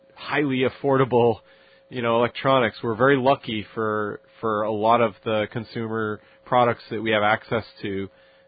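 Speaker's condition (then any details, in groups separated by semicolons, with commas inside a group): No condition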